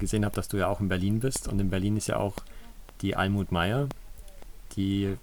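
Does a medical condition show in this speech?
No.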